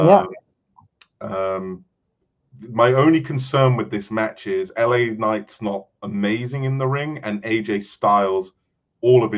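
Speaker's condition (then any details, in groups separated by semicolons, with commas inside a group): No condition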